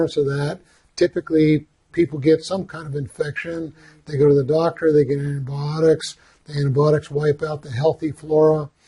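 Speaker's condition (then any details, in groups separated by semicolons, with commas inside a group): No condition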